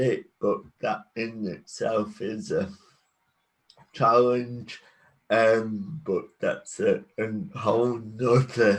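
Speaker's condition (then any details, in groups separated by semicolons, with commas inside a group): Cerebral palsy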